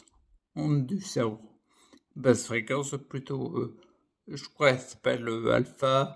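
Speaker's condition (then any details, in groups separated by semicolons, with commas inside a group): Primary progressive multiple sclerosis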